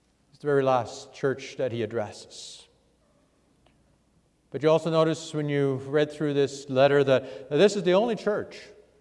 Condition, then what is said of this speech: No condition.